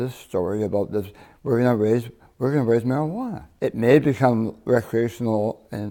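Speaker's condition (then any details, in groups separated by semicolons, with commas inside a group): Tongue cancer, partial glossectomy; tongue carcinoma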